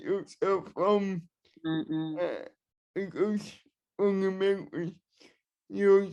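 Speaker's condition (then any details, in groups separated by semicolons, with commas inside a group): Cerebral palsy, spastic and dyskinetic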